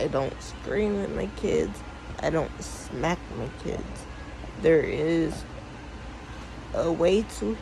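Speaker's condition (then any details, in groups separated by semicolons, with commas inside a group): Cerebral palsy; sounds out of breath after therapy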